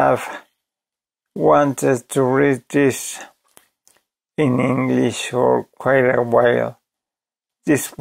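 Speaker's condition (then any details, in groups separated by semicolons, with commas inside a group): ALS; voice severely damaged, hard to understand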